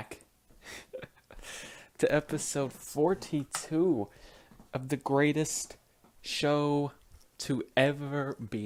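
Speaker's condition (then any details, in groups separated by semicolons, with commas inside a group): No condition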